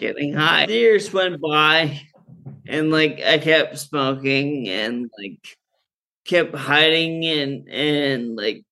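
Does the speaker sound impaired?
Yes: Friedreich's ataxia; progressive, cannabis strain with doctor's guidance for neuropathic pain, muscle relaxing, sleep, ataxia worse when tired.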